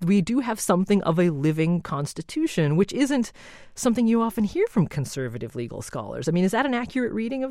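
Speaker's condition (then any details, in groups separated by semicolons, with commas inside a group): No condition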